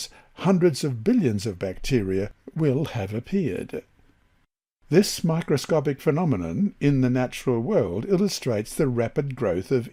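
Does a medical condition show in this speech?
No.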